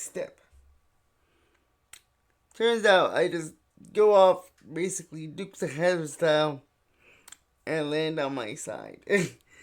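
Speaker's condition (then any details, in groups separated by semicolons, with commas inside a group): Cerebral palsy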